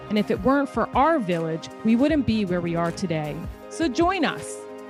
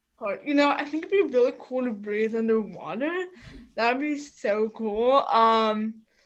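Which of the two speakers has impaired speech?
The second: cerebral palsy; quadriplegic, birth injury, balance and fine motor issues; trouble articulating words.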